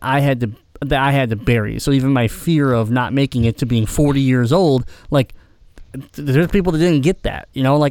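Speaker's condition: Cleft palate; congenital cleft palate

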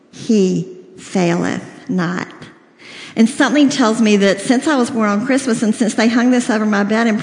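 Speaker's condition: Cleft lip and palate, severe

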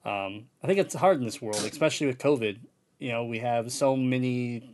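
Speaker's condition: Cleft palate; congenital cleft palate

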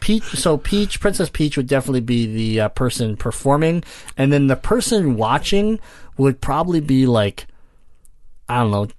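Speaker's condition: Cleft palate; congenital

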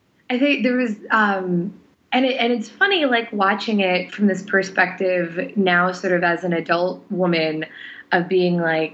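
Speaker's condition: No condition

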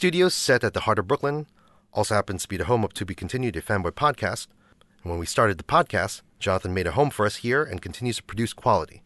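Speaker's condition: No condition

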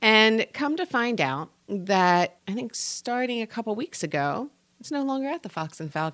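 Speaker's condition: No condition

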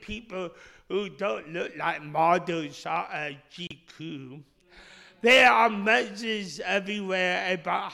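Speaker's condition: Speech impediment; initially misdiagnosed

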